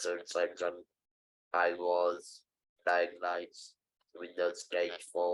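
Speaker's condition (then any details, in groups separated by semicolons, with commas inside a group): Stage IV larynx cancer; surgery cost natural voice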